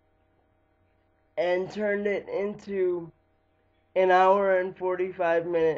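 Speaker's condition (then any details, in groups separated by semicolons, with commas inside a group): Cerebral palsy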